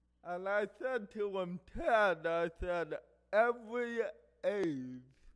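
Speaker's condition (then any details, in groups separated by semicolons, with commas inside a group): Cerebral palsy; speech affected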